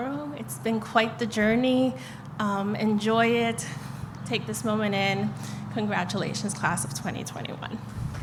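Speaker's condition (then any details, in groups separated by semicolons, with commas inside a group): No condition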